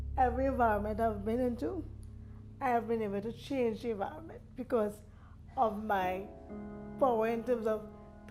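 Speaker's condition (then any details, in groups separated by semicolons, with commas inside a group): Cerebral palsy; lifelong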